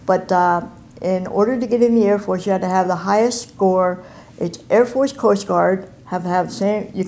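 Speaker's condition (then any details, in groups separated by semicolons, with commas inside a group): Cleft palate and cleft lip; congenital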